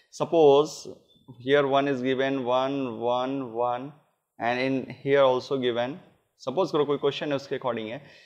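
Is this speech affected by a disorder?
No.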